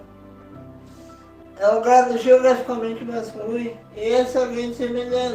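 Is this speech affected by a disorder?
Yes: quadriplegic cerebral palsy.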